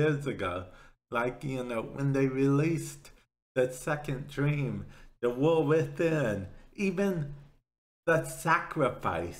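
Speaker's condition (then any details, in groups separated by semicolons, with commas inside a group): Cerebral palsy; affects speech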